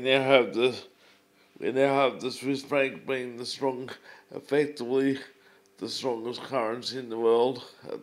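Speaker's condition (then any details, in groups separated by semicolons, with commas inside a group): Cerebral palsy; uses wheelchair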